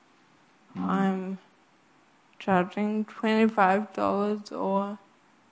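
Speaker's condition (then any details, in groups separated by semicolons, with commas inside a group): Friedreich's ataxia; cannot speak if quiet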